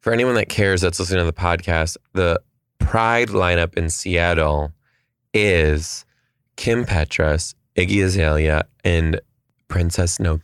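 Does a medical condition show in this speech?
No.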